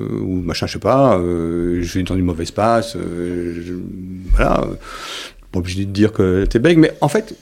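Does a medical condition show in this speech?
Yes: stuttering; stuttering since early childhood, onset likely at language learning, marked childhood stutter per wife, entourage; still stutters, describes speech as fluent stuttering; describes self as stuttering fluently, says can be fluid; here prolonged sounds.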